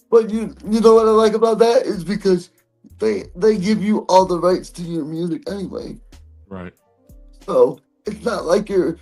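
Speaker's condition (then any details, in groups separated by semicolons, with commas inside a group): Cerebral palsy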